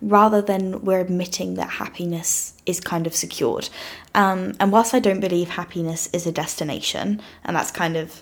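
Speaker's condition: No condition

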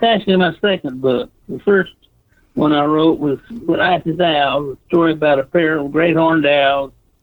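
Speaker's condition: Parkinson's disease; Parkinson's disease diagnosed 1999, retired 2004 due to disease; says people with Parkinson's, including himself, are slow, sometimes talk funny, sometimes slobber

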